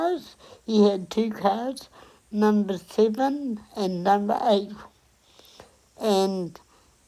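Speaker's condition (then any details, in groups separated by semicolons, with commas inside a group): Cerebral palsy; onset at 8 days old; lifelong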